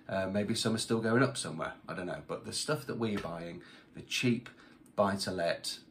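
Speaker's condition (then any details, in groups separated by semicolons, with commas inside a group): No condition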